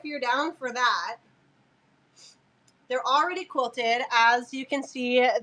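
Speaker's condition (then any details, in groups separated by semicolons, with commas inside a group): No condition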